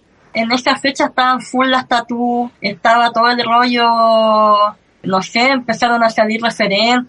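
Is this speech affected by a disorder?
Yes: cleft lip and palate; since early childhood.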